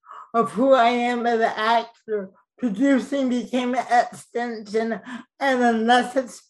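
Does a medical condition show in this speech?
Yes: cerebral palsy; from birth, no breathing for 45 minutes at birth, gait mildly affected; speech mildly affected.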